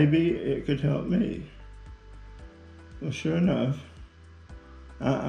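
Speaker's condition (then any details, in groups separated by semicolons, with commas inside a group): Parkinson's disease; tremor main symptom, balance problems, dyskinesia; 13 years since diagnosis, age 80, dyskinesia medication-managed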